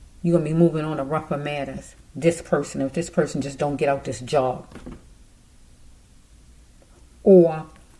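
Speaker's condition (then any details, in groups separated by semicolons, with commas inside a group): No condition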